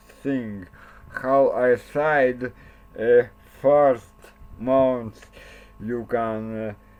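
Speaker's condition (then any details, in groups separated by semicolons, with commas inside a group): Cerebral palsy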